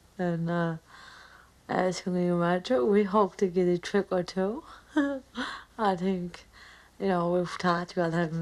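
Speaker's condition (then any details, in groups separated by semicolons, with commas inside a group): Cerebral palsy; mild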